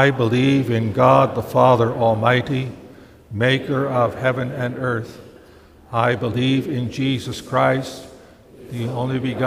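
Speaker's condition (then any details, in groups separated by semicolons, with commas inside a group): No condition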